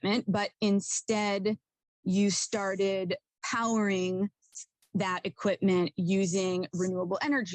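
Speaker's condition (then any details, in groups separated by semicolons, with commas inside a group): No condition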